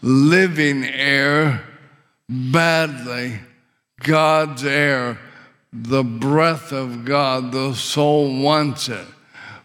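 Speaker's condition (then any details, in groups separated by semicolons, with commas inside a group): ALS; paralysis expected within a year or two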